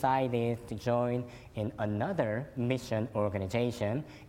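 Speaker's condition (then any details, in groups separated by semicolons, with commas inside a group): Cleft lip and palate; fed formula and cow milk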